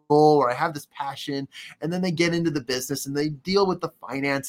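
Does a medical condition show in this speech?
No.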